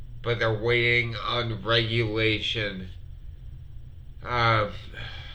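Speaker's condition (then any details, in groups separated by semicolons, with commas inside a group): Multiple sclerosis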